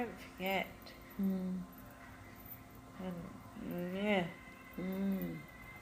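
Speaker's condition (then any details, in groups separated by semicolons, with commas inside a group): Friedreich's ataxia; diagnosed in childhood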